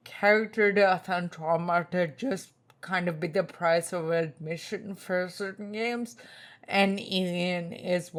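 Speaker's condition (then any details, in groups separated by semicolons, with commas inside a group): Spinocerebellar ataxia type 2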